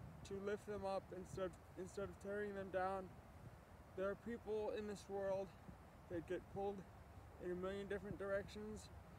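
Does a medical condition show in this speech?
Yes: cerebral palsy; from birth.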